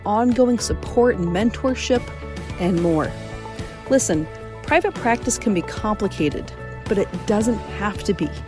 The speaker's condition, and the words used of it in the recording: No condition.